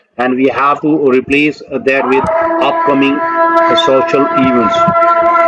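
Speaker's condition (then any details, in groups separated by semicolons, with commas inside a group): No condition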